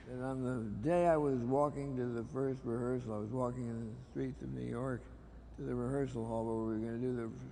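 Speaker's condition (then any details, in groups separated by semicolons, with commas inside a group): Parkinson's disease; diagnosed 20 years ago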